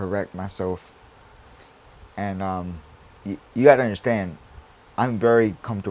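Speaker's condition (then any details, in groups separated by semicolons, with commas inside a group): Cerebral palsy; spastic quadriplegic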